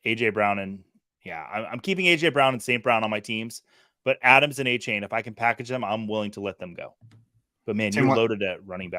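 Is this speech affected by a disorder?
No.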